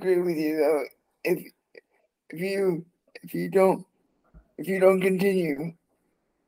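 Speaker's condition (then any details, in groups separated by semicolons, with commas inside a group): Cerebral palsy; wheelchair user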